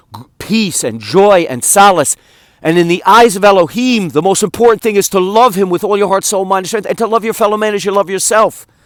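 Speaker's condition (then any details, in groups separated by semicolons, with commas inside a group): No condition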